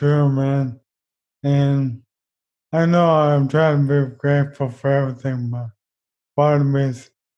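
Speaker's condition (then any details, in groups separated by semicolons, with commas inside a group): ALS; progressive neurodegenerative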